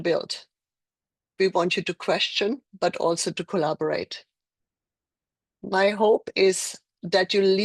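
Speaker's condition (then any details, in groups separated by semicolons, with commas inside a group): No condition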